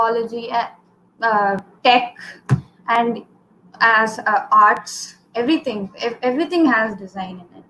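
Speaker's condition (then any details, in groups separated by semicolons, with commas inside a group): No condition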